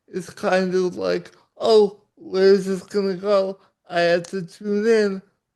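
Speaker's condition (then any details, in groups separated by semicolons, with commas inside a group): Cerebral palsy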